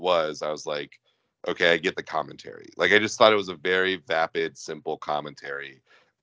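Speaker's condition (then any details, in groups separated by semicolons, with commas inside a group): No condition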